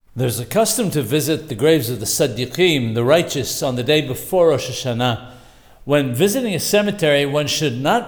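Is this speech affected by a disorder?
No.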